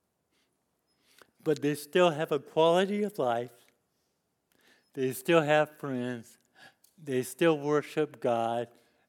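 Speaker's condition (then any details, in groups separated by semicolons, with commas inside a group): Cerebral palsy; lifelong disability since youth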